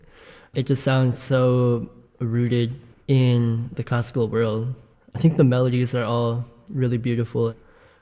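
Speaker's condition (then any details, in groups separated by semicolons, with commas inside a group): Bilateral cleft lip and palate; congenital, childhood operations by Dr. Mulliken at Boston Children's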